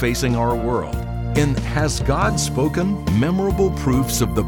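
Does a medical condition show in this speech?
No.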